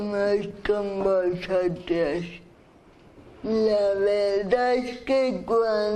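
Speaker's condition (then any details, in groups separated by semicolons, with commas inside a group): Cerebral palsy; speaks with difficulty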